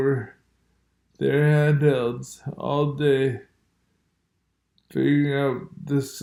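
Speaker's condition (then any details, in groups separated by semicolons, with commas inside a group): Multiple sclerosis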